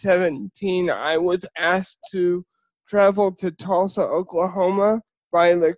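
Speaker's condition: Spastic cerebral palsy; diagnosed shortly before first birthday

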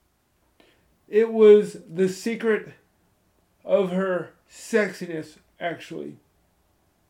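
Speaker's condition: Spastic cerebral palsy, moderate

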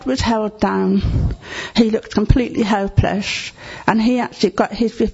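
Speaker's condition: Deafness; relies on lip reading, needs to see speaker's face

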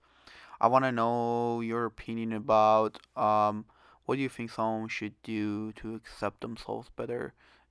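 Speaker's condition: No condition

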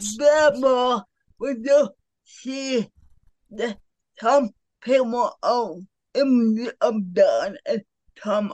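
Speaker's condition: Cerebral palsy; affects speech, noticeably

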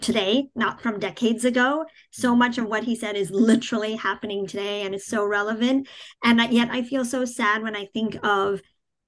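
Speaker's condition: Cleft palate, cleft palate without cleft lip; not visible

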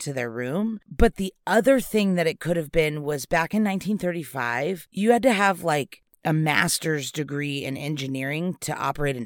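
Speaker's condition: No condition

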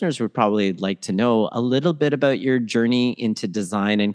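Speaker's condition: No condition

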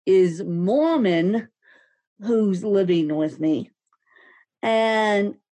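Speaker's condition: Ataxic spastic cerebral palsy; affects walking

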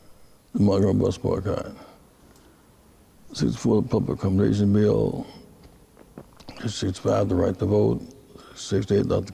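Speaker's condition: Parkinson's disease; recent diagnosis, dopamine medication four times daily, physical and occupational therapy, big stretches, exaggerated movements

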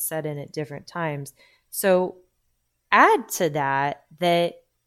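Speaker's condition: No condition

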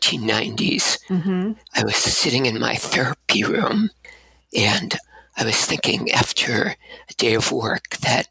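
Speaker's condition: Abductor spasmodic dysphonia; onset Fresno State after voice loss shouting over music, student clinician therapy, two damaging surgeries; cords open involuntarily, much breathiness, staccato syllables, lengthened syllables give shaky tremor, focused speaking

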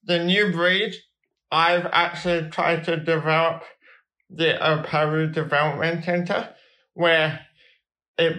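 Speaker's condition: Cerebral palsy

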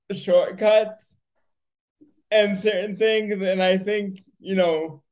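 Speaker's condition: Cerebral palsy; wheelchair user

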